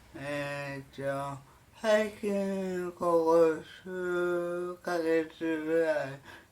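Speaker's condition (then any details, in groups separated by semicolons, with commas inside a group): Cerebral palsy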